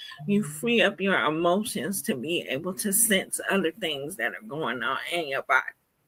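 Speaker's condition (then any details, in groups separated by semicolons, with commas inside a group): Cerebral palsy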